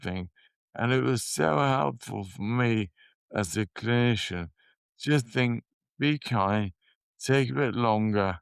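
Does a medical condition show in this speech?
Yes: motor neurone disease.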